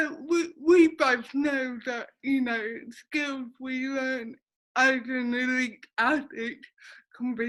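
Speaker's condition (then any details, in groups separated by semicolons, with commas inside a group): Cerebral palsy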